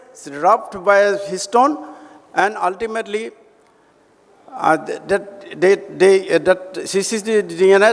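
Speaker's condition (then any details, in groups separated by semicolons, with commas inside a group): No condition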